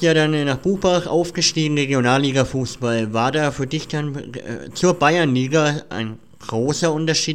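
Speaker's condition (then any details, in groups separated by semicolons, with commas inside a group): Cleft palate; cleft palate present since childhood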